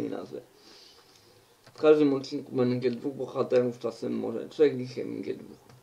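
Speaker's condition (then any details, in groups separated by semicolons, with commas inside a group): Cerebral palsy; uses wheelchair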